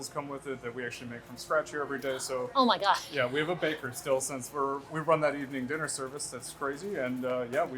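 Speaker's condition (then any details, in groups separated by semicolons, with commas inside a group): No condition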